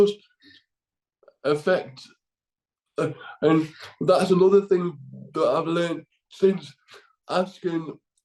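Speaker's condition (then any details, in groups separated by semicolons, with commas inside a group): Cerebral palsy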